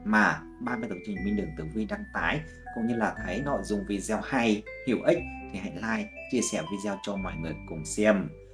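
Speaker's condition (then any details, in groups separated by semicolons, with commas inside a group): No condition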